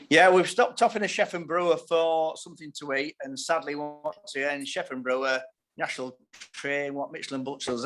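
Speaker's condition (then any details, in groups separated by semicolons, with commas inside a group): No condition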